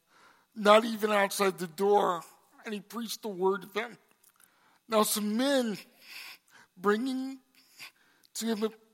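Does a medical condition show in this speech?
Yes: cerebral palsy; congenital.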